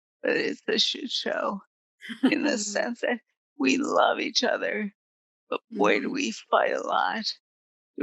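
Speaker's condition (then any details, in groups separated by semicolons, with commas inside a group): Multiple sclerosis; voice sometimes difficult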